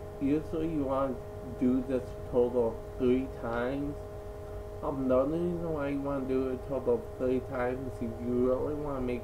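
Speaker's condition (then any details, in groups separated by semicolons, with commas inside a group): Cerebral palsy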